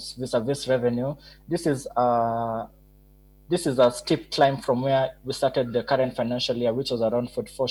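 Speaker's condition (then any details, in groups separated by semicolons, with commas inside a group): No condition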